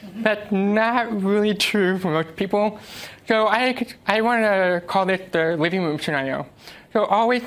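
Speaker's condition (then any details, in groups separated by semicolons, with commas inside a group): Deafness; uses American Sign Language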